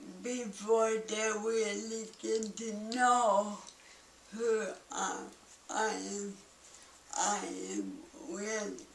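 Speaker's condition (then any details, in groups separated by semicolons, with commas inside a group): Cerebral palsy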